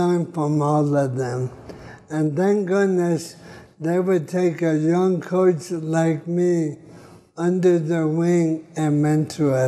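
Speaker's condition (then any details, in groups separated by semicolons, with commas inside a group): ALS (Lou Gehrig's disease)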